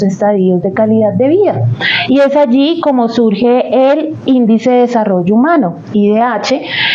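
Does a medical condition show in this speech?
No.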